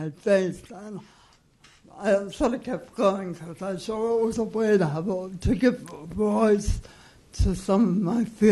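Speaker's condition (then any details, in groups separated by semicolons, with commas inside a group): Cerebral palsy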